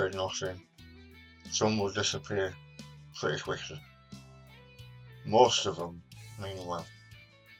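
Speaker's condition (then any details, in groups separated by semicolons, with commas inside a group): Partial glossectomy for tongue cancer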